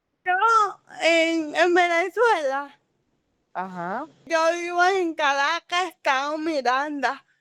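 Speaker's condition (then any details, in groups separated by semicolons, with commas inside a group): Cerebral palsy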